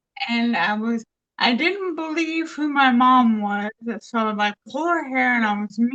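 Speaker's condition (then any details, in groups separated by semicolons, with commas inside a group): Traumatic brain injury; voice affected, initially could not talk, needed speech therapy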